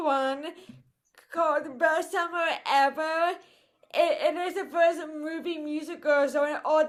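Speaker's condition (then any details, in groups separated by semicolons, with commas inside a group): Cerebral palsy; voice affected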